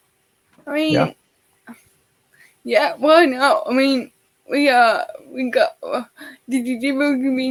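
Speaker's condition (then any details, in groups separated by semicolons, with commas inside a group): Cerebral palsy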